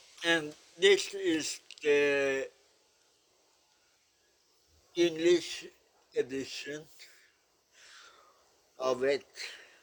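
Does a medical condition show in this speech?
Yes: cerebral palsy.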